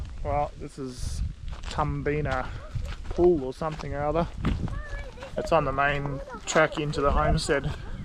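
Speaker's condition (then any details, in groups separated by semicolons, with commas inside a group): No condition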